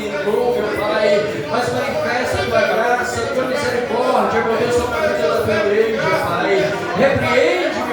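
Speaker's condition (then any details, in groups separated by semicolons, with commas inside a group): No condition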